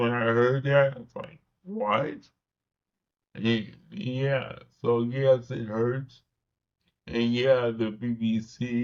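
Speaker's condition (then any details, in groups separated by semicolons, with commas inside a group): Cerebral palsy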